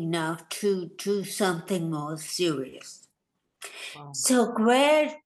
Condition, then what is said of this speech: Stroke. But even now, my brain works a lot faster than my tongue does.